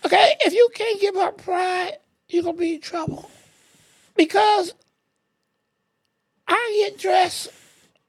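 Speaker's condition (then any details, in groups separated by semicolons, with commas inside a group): ALS; needs help with self-care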